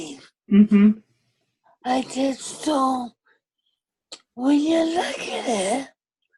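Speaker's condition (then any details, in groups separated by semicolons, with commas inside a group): Cerebral palsy with ataxia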